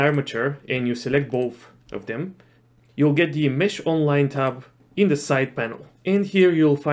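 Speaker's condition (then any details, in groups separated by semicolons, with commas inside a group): No condition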